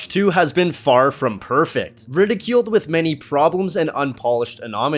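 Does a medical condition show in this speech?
No.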